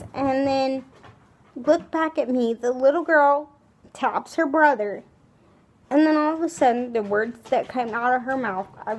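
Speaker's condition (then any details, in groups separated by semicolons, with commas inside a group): Cerebral palsy, spastic, severe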